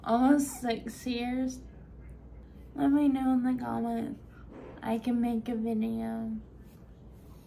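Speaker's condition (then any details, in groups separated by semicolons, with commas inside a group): Friedreich's ataxia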